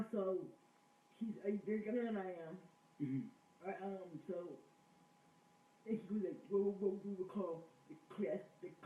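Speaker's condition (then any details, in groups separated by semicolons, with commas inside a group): Cerebral palsy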